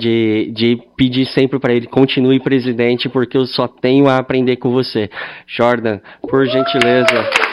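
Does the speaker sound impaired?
Yes: cleft lip and palate; treated from childhood as USP patient at rehabilitation hospital in Bauru.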